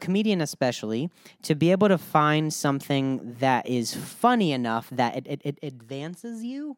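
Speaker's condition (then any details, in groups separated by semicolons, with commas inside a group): Stuttering; attends National Stuttering Association meetings, declines speech pathologist suggestions such as breathing techniques; worse on stage when rushing and trying harder, occurs over phone, different cadence, throat shake; repeated sounds, repeated words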